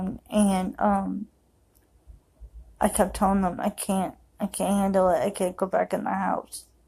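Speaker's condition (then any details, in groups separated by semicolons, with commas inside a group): Cerebral palsy; affects walking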